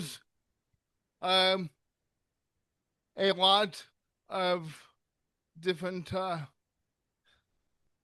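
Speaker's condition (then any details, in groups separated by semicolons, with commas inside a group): Cerebral palsy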